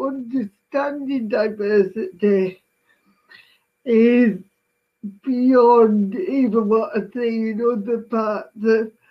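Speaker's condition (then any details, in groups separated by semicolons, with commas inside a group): Cerebral palsy; speech impediment, speaks slowly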